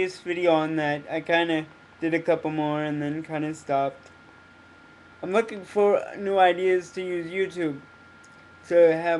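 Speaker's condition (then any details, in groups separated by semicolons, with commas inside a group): Cerebral palsy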